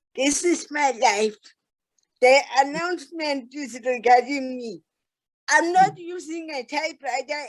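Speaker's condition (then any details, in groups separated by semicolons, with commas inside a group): Cerebral palsy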